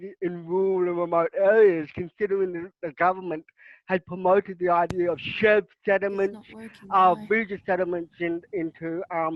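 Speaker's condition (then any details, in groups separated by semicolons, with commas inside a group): Cerebral palsy; significant disability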